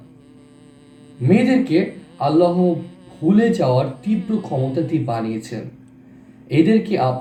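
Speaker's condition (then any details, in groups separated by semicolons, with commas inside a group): No condition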